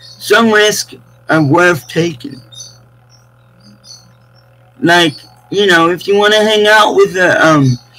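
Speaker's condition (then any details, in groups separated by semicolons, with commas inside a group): Cerebral palsy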